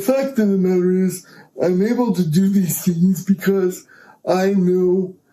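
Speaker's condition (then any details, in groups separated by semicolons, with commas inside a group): Cerebral palsy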